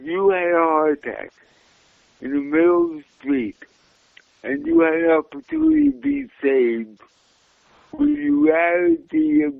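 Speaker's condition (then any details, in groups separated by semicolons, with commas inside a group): Cerebral palsy; diagnosed in childhood, speech and mobility issues, one-handed use of Kelly clamp and Vacutainer; speech impediment, hard to understand at first, repeats when listener lost, easier once familiar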